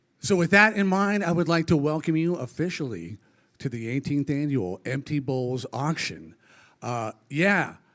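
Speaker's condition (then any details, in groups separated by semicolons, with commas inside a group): No condition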